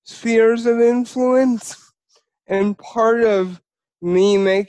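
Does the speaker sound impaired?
Yes: spastic cerebral palsy; diagnosed shortly before first birthday.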